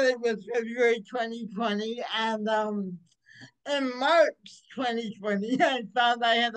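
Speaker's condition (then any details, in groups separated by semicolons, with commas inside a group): Cerebral palsy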